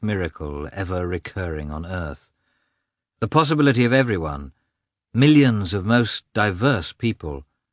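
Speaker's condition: No condition

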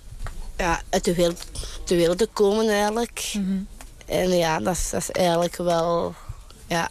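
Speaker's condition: Down syndrome; performing as gnome in theater, gnome language without full sentences, calls out on stage

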